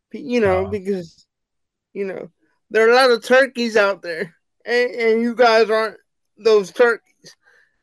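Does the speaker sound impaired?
Yes: cerebral palsy; unstable voice, pitch goes high and low, speech recognition software produces nonsense.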